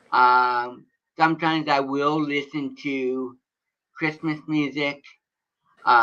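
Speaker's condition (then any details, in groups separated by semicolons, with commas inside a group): Cerebral palsy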